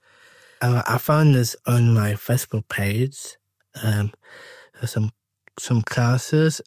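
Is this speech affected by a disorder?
Yes: Down syndrome; age 21.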